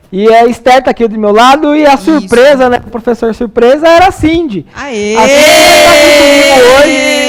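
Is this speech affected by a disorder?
No.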